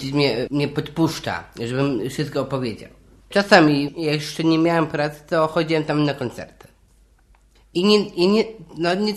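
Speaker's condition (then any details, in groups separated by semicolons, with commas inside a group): Down syndrome; turning 28 this year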